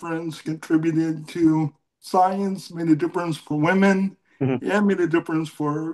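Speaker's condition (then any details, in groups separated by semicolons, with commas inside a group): Cerebral palsy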